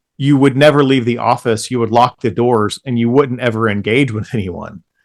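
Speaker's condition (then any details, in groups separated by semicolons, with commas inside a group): No condition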